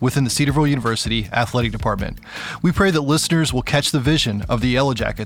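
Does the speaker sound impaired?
No.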